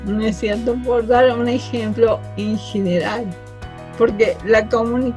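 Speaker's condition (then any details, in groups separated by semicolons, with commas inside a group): Cerebral palsy from birth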